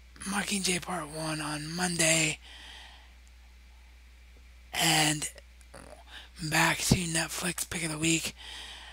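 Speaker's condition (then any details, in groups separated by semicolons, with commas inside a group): Cerebral palsy; wheelchair bound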